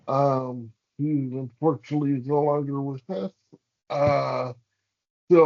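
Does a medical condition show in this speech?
Yes: cerebral palsy; hamstring releases.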